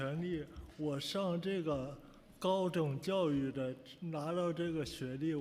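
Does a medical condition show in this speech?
Yes: cerebral palsy; birth oxygen deprivation; speech impediment, needs extra time, uses interpreter.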